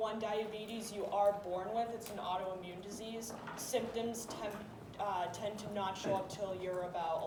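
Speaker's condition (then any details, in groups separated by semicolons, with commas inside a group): No condition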